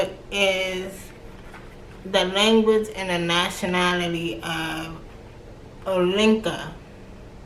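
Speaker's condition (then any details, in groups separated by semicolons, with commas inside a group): Cerebral palsy; from birth, left leg affected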